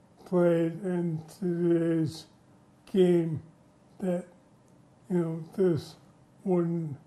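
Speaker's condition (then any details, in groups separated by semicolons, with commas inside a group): ALS; onset in hands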